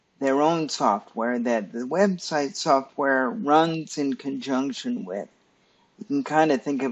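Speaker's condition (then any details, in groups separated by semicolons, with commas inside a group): Cerebral palsy; stiff muscles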